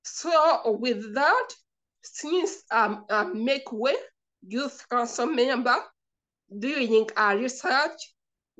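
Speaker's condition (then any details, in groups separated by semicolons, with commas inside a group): Cerebral palsy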